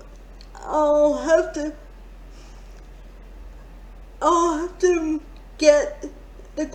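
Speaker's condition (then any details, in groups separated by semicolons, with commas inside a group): Quadriplegic cerebral palsy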